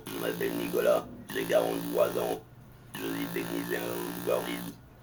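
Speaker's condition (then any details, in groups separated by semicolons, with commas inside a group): Ent cancer of vocal cords; extended laryngectomy, no voice prosthesis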